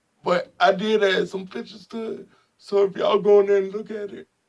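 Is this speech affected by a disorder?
Yes: spastic quadriplegic cerebral palsy.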